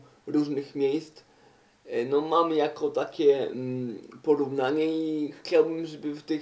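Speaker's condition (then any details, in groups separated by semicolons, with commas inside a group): Cerebral palsy; uses wheelchair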